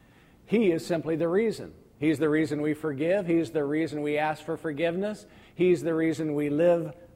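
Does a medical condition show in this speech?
No.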